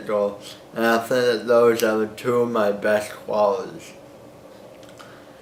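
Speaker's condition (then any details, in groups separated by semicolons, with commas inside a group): Cerebral palsy; slow speech, slight impediment, understandable, tongue botox ineffective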